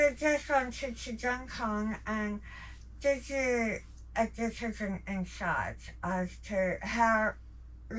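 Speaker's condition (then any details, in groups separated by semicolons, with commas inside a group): Jaw cancer surgery; tracheostomy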